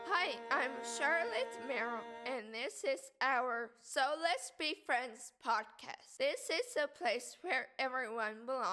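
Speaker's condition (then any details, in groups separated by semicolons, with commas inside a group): Cerebral palsy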